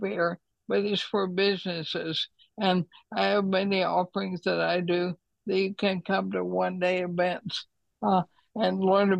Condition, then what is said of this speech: ALS (motor neuron disease). I have ALS, so I run out of breath once in a while, but not words, not ideas.